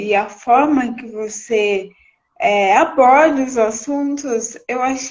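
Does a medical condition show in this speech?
Yes: cerebral palsy.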